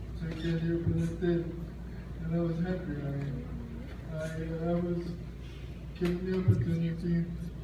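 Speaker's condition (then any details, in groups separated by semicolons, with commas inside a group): Speech difficulty after accident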